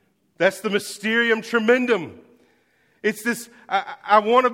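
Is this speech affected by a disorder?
No.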